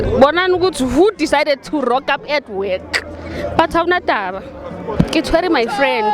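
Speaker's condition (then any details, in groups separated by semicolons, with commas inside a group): No condition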